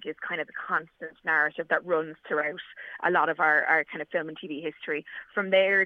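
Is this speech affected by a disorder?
No.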